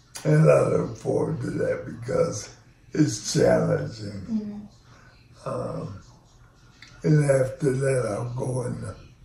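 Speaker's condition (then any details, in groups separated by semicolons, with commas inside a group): ALS; onset left foot drop, then left leg weakness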